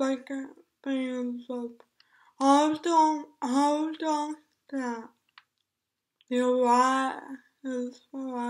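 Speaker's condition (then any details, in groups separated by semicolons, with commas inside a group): Cerebral palsy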